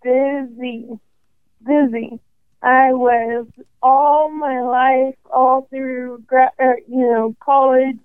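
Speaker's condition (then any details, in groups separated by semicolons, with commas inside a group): ALS; 18 months to diagnosis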